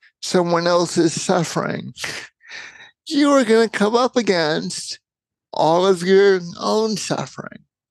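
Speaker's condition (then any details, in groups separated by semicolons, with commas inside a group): Cerebral palsy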